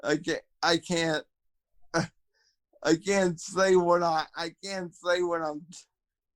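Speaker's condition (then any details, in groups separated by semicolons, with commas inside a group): Cerebral palsy, spastic quadriplegia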